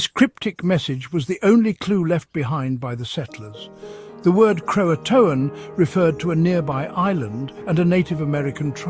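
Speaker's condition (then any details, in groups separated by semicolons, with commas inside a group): No condition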